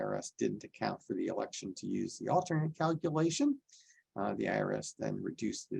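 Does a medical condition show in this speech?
No.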